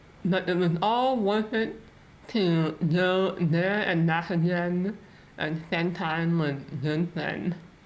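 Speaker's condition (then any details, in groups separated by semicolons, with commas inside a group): Muscular dystrophy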